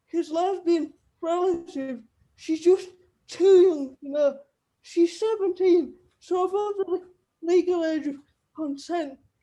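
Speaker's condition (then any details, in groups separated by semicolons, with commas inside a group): Cerebral palsy; wheelchair user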